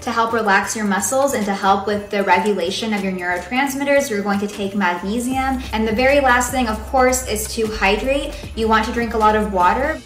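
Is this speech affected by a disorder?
No.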